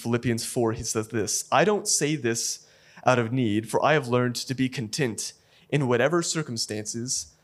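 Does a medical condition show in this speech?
No.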